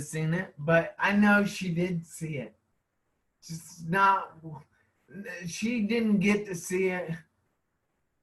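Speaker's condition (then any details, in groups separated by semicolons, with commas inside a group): Traumatic brain injury; received speech therapy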